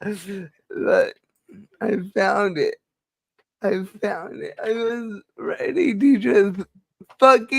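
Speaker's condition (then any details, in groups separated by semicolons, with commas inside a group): Cerebral palsy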